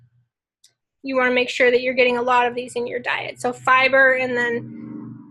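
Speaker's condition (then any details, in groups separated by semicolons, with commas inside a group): No condition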